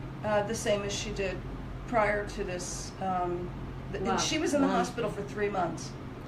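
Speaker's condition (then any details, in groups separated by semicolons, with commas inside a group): No condition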